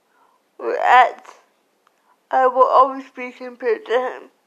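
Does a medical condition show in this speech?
Yes: cerebral palsy; slurred speech.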